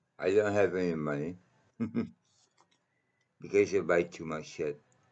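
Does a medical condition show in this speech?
Yes: mouth cancer; needs water constantly.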